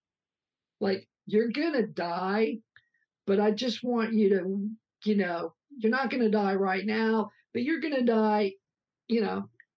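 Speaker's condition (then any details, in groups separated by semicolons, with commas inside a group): Aphasia after two strokes; aphasia with brain damage from two strokes and heart failure at age 45; many years after strokes, about 1 to 1.5 years speech therapy completed, later heart transplant; lost ability to speak, intonation became monotone after about a year, some difficulty still persists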